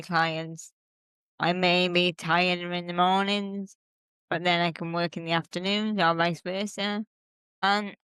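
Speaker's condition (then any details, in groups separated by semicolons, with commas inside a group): Cerebral palsy; since birth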